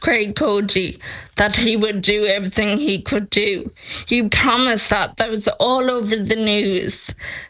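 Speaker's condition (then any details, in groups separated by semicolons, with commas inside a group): Friedreich's ataxia; diagnosed at age 12, progressive neurological decline, about 16 years since diagnosis; age 28, losing mobility, neurologically declining monthly, no treatment available; speech deteriorating, voice expected to be lost, voice banked over hours, synthetic voice app on phone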